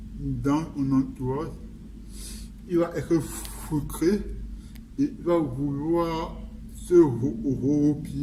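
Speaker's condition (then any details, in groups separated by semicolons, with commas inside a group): Cerebral palsy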